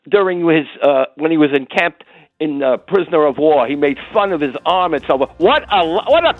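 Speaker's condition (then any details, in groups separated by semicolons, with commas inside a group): No condition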